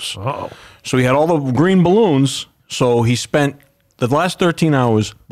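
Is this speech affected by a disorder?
No.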